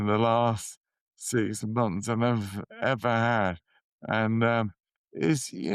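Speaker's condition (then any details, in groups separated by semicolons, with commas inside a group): Motor neurone disease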